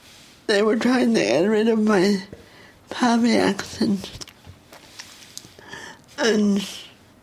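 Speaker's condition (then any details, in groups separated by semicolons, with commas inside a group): Cerebral palsy; childhood speech therapy over 20 years ago, disliked, felt aimed at removing Pavee accent; poor voice control, slow, hard to understand, big words take breath, thought drunk on phone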